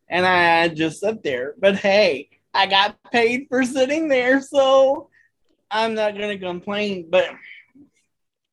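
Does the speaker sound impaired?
Yes: cerebral palsy; age 33, uses adaptive voice dictation apps on phone and computer for typing.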